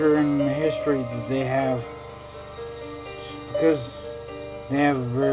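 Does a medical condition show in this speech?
Yes: traumatic brain injury.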